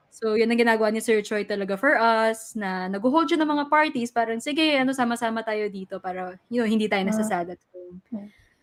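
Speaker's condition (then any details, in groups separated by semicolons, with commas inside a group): No condition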